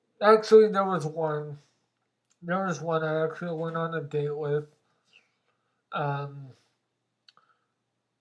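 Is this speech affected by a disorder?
Yes: mobius syndrome.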